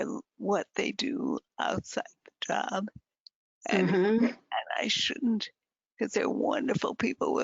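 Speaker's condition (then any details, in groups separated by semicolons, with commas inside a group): Advanced multiple sclerosis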